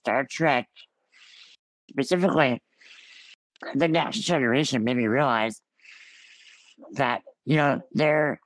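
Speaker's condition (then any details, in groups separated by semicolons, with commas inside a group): Ullrich congenital muscular dystrophy; from birth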